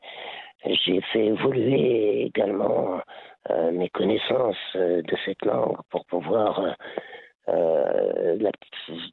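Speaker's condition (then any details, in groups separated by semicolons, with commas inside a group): Laryngeal cancer; later lung cancer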